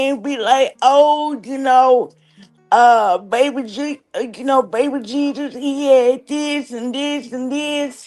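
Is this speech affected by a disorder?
Yes: cerebral palsy; recognized around age 3 or 4.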